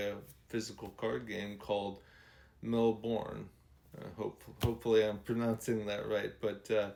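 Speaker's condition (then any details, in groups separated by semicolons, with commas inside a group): ALS; muddied slurred speech, hard to speak for long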